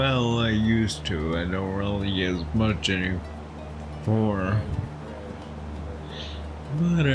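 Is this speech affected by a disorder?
Yes: Friedreich's ataxia.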